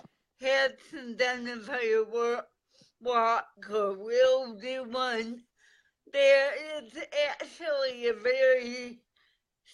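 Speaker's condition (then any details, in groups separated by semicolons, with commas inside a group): Cerebral palsy; lifelong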